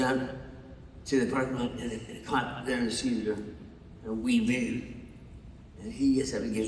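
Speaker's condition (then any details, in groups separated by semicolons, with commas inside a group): Parkinson's; over seven years since diagnosis; loses train of thought mid-sentence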